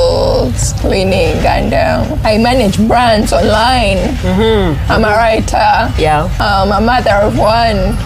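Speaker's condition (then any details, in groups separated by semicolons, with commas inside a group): Cerebral palsy; voice and throat affected, breathing issues, speaks little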